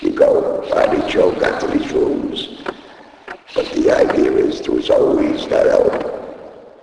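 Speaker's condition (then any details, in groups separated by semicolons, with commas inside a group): Laryngectomy; voice box removed by operation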